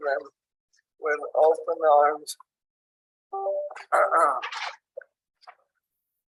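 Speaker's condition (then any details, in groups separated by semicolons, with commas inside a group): ALS; onset in hands and arms, tracheostomy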